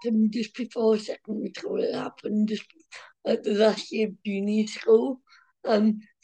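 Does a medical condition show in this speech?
Yes: cerebral palsy, mild; speech affected a little, daily speech therapy and physiotherapy at special needs school from age 2.5.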